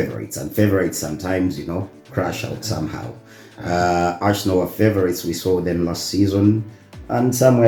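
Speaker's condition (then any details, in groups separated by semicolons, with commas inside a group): No condition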